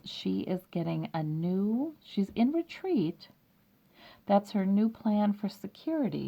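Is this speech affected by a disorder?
No.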